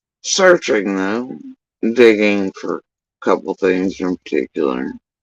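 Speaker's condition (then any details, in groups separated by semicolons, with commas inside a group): Facial paralysis after surgery; tongue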